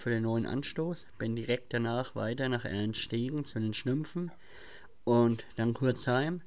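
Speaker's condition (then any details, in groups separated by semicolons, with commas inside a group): Cleft palate; cleft palate since childhood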